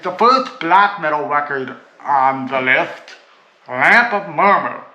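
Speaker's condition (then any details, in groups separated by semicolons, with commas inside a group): Cerebral palsy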